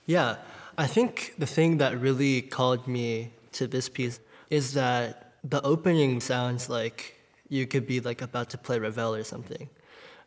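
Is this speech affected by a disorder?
Yes: bilateral cleft palate and lip; congenital, operations in childhood by Dr. Mulliken at Boston Children's.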